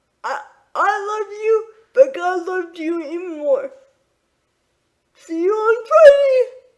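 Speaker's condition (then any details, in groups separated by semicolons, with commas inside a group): Quadriplegic cerebral palsy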